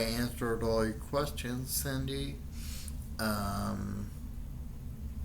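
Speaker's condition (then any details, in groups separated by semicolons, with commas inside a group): Friedreich's ataxia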